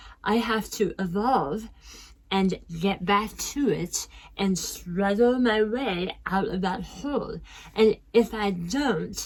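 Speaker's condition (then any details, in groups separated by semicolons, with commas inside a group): Tongue cancer; half of tongue lost; speech impediment, drinks shakes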